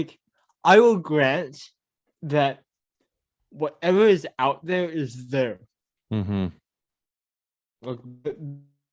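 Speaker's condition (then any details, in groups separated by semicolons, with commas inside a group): Cerebral palsy; mild speech impediment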